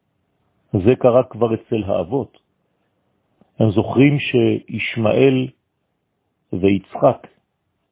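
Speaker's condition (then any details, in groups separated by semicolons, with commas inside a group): No condition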